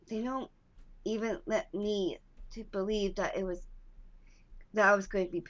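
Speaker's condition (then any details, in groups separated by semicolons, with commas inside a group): Down syndrome; walked later than other children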